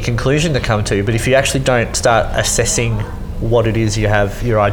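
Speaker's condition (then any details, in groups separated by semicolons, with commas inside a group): Cleft lip and palate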